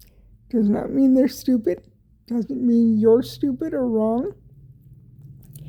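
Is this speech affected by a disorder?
Yes: cerebral palsy; wheelchair user.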